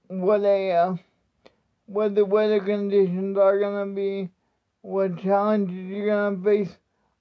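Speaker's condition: Cerebral palsy; speech not affected by disability

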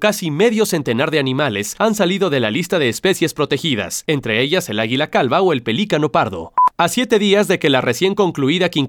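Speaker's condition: No condition

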